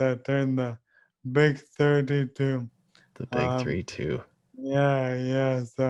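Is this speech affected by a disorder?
Yes: ALS.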